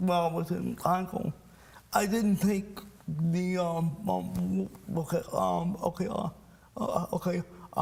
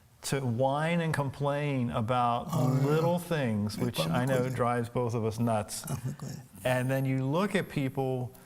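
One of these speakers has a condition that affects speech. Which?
The first: cerebral palsy; from birth; speech impairment.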